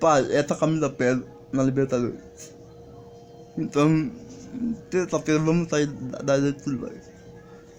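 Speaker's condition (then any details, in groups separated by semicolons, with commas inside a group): Cerebral palsy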